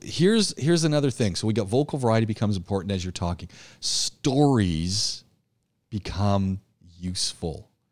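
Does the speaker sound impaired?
No.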